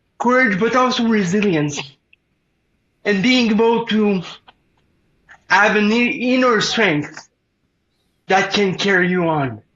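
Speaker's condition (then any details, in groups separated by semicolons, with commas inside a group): Cerebral palsy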